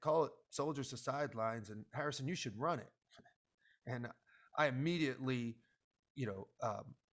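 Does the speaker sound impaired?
No.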